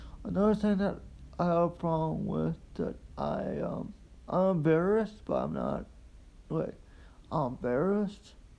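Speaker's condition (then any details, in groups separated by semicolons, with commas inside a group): Quadriplegic cerebral palsy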